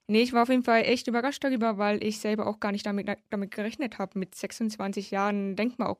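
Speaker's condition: Hard of hearing since birth, congenital, cochlear implant, severe; left cochlear implant since age nine

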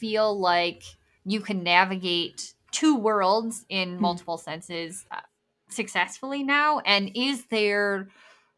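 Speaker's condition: Bilateral cleft lip and palate; congenital, reconstructive surgery from very young age, later surgery result improved but not perfect

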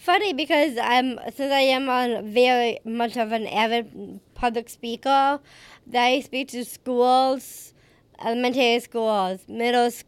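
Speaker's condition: Down syndrome; age 31

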